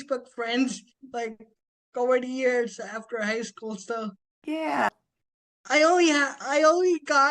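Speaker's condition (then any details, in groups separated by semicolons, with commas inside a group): Spastic quadriplegic cerebral palsy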